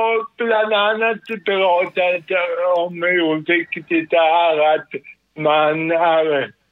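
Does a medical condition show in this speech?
Yes: cerebral palsy; sudden involuntary jerks.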